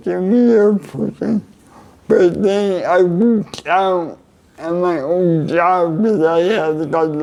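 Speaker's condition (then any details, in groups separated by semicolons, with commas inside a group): Cerebral palsy; neck surgery went badly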